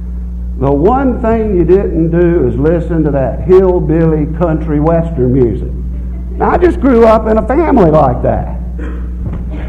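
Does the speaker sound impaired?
No.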